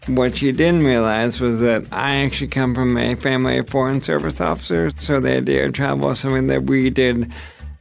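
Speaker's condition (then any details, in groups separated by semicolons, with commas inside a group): ALS; progressing slowly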